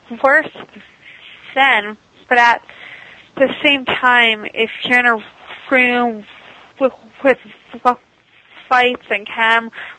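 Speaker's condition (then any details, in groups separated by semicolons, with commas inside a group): Stuttering; very severe third grade, worse high school, speakeasy from Dr. John Haskell, speech therapy helped core; moderate, occasional speakeasy in-ear delayed auditory feedback device, not worn on show; device cuts stuttering about 95%, still stutters at sentence onset, worse around unfamiliar people, sometimes avoids talking; repeated sounds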